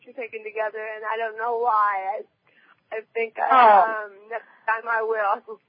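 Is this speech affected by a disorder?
Yes: cerebral palsy; present from birth, handwriting physically hard and slow.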